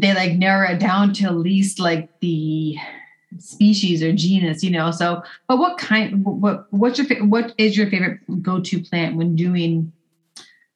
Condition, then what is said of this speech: Stuttering. Oh, my stutter gets in the way too much sometimes.